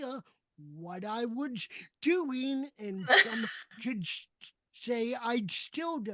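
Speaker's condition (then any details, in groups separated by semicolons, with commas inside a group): Cerebral palsy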